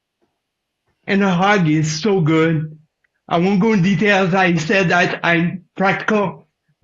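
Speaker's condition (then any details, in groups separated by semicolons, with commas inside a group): Cerebral palsy; present from birth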